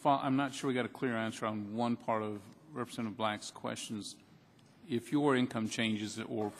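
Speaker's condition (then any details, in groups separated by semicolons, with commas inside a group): No condition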